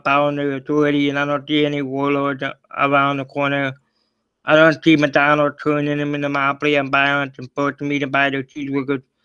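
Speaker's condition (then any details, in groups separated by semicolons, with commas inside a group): Cerebral palsy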